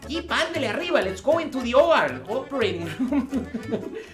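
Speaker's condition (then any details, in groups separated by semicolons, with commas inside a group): No condition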